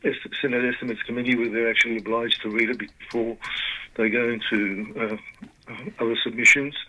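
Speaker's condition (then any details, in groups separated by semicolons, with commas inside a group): Parkinson's disease; led to retirement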